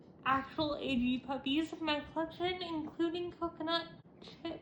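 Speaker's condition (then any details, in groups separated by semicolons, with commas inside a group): Cerebral palsy, spastic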